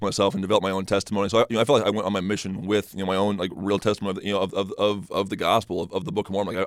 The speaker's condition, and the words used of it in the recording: Stuttering. I've been to, you know, to speech therapists, and they've kind of helped me a little bit.